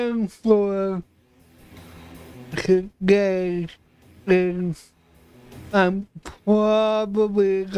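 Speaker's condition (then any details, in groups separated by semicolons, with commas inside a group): Cerebral palsy; affects voice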